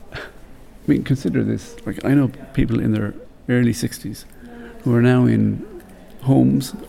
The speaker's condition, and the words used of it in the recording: Parkinson's disease. And hopefully it'll come out strong enough when you're recording and stuff like that.